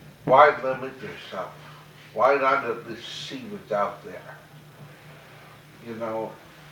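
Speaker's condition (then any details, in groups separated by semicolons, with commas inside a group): Cerebral palsy; very mild form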